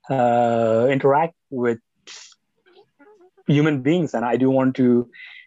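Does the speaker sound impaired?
Yes: stutter; stutter since age nine, severe until about 25, 10-day slow-speech therapy clinic, once completely fluent; stutter still evident on podcast; pauses, words sometimes stuck, more fluent at slower rate, switches feared words, fluent talking to self; here prolonged sounds, blocks.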